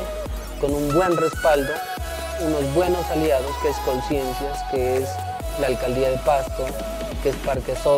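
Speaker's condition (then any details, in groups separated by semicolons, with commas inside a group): No condition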